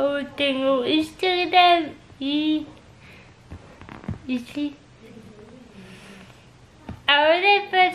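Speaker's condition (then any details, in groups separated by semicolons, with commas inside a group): Cerebral palsy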